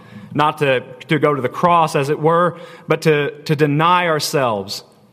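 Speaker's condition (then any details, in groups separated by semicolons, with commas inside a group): No condition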